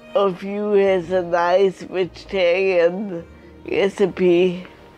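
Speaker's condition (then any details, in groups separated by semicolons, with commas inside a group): Multiple sclerosis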